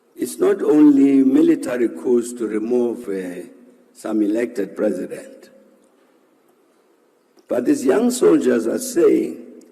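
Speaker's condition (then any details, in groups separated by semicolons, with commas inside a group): No condition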